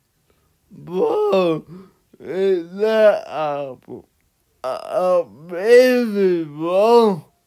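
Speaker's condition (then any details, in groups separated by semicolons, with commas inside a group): Cerebral palsy; atypical speech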